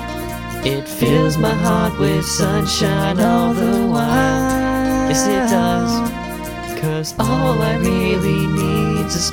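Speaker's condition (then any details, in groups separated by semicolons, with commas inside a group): No condition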